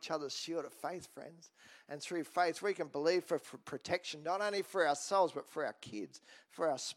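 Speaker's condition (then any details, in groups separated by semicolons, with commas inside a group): No condition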